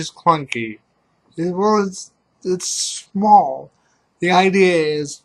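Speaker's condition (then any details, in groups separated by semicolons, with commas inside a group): Cerebral palsy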